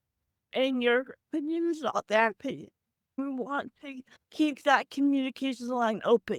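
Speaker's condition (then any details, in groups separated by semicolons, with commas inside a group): Cerebral palsy; from birth; had speech therapy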